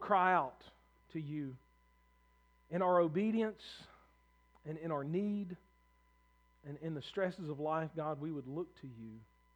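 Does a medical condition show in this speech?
No.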